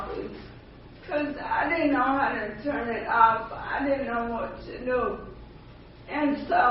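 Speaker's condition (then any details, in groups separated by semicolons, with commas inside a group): Cerebral palsy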